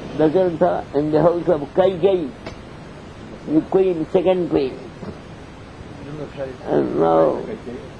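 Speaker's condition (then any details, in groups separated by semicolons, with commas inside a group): Deafness; cannot hear audience questions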